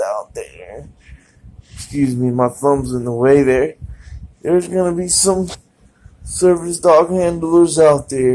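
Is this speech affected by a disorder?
Yes: cerebral palsy; present since birth.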